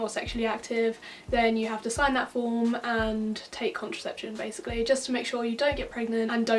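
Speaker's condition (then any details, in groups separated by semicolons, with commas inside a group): No condition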